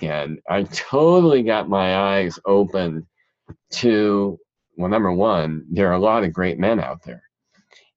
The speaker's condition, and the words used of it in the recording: Cleft palate. And I have a speech impediment that I still have.